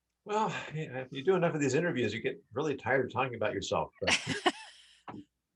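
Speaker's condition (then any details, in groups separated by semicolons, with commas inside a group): No condition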